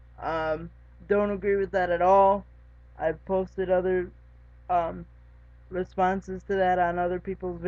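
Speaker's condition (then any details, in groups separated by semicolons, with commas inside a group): Cerebral palsy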